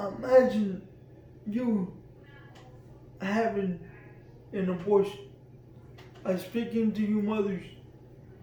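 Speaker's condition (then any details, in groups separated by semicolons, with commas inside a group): Cerebral palsy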